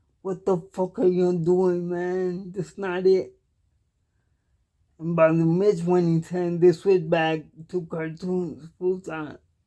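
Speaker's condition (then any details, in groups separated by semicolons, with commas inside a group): Cerebral palsy; cannot walk, uses wheelchair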